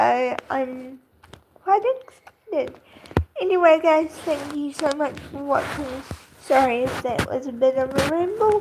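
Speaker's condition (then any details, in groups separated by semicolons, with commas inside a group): Cerebral palsy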